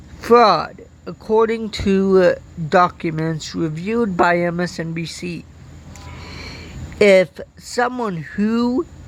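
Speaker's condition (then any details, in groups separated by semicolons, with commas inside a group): Cerebral palsy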